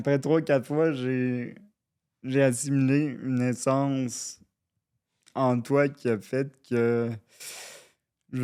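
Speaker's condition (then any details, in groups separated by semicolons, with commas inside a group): Cerebral palsy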